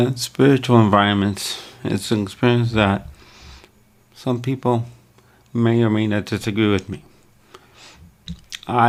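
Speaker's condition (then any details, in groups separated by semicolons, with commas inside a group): Cerebral palsy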